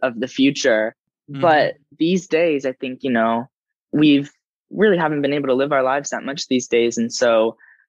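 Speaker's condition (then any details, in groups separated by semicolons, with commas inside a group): No condition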